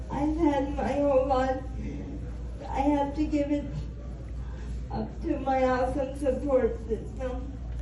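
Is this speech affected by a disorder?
Yes: cerebral palsy; spastic quadriplegia.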